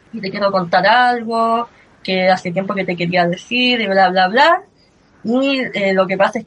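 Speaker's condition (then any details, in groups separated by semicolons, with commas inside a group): Cleft lip and palate; since early childhood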